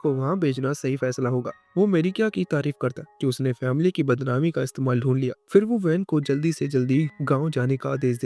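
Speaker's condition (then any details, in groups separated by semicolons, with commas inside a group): No condition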